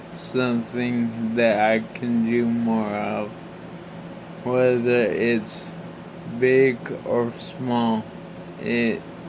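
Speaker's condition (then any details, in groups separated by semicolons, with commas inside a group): Brain injury (brain shearing)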